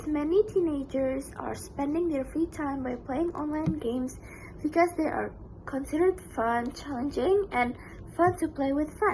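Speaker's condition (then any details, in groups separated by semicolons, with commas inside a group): No condition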